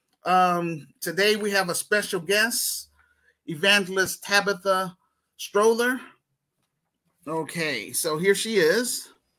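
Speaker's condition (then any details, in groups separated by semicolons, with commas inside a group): No condition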